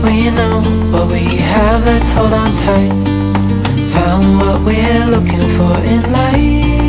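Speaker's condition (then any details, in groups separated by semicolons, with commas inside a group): No condition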